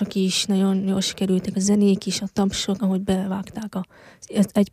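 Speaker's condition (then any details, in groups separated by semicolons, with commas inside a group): Hearing loss since birth; congenital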